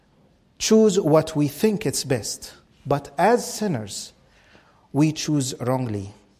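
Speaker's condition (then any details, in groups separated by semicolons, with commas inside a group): No condition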